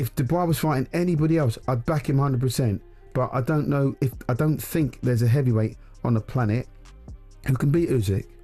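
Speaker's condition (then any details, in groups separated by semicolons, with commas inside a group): No condition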